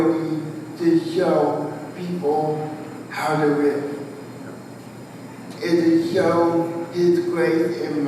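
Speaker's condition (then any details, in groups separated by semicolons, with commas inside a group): Cerebral palsy, spastic quadriplegia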